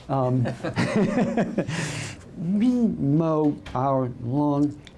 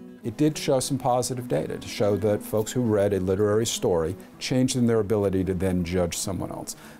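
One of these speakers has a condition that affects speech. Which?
The first: segmental dystonia; larynx, pharynx, tongue involved, muscle spasms, linked to heavy voice use; about 2.5 years since voice loss, tongue botulinum injections starting; lost voice, tongue over-contracts speaking, mouth object helps, synthetic voice.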